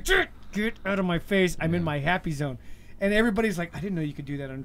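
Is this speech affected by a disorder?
No.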